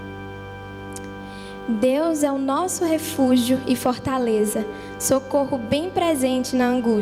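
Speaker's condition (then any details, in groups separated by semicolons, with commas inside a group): No condition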